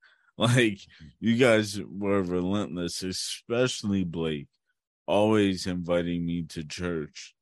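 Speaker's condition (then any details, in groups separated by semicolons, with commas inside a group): Cerebral palsy; since birth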